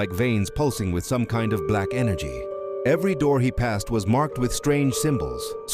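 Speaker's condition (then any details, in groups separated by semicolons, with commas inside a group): No condition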